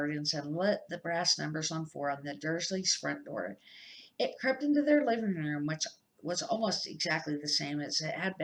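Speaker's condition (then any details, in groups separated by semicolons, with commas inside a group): No condition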